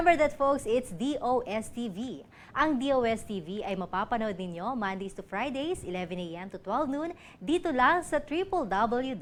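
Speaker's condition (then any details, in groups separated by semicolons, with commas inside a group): No condition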